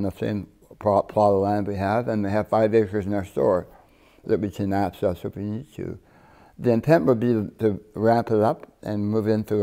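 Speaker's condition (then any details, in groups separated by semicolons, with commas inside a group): Partial glossectomy for tongue cancer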